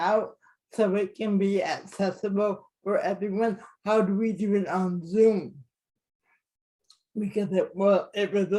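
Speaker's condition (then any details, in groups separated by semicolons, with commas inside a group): Cerebral palsy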